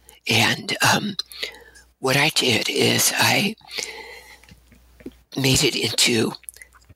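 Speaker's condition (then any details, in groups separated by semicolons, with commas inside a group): Abductor spasmodic dysphonia; last 12 years ago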